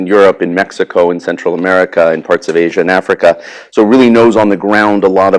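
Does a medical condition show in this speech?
No.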